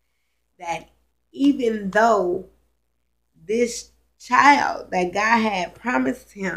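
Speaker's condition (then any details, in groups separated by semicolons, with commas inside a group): Cerebral palsy, spastic; now talking and breathing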